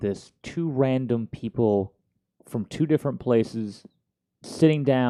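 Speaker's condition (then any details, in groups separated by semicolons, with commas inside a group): No condition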